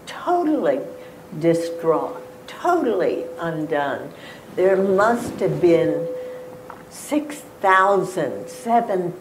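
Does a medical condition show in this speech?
Yes: spasmodic dysphonia; diagnosed 1998 at Johns Hopkins after 4 months unable to talk, ALS and throat cancer suspected; 4 months unable to talk before diagnosis, injections keep voice usable on air.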